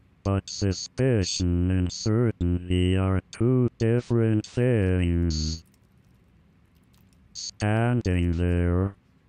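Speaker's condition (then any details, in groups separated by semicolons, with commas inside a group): Amyotrophic lateral sclerosis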